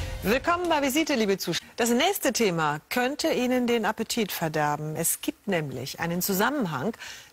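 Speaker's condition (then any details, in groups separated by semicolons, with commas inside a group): No condition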